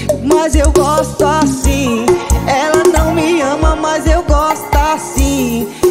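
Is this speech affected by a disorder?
No.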